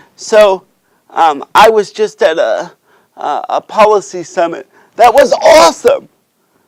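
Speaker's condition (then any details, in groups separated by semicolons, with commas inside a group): Cerebral palsy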